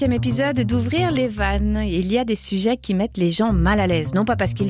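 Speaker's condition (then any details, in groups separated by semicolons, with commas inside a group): No condition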